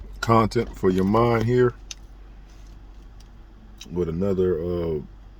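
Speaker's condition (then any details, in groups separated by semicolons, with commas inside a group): No condition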